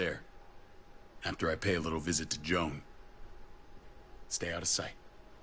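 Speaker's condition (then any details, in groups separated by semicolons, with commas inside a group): No condition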